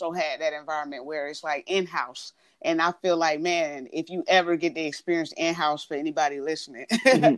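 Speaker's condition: No condition

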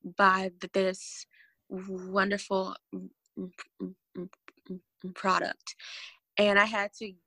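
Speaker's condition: Stuttering; long-standing stutter, years of speech therapy, severe stuttering and painful speeches in high school, not cured; less stuttering when unobserved, with close friends, or arguing, more when upset; prolonged sounds, blocks

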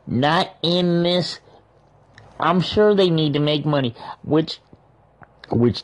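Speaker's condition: Cerebral palsy; legal blindness

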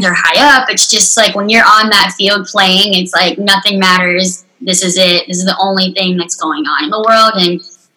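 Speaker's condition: Unilateral cleft lip and palate; severe, congenital

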